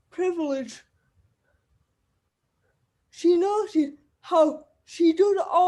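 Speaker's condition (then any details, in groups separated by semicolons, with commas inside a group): Cerebral palsy; wheelchair user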